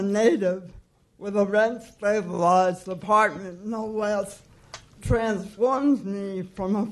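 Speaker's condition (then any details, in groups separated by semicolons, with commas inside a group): Cerebral palsy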